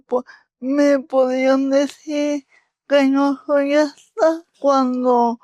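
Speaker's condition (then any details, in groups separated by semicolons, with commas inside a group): Cerebral palsy; unchanged since earlier assessment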